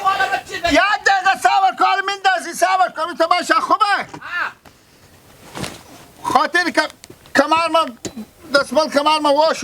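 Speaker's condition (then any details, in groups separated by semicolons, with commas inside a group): No condition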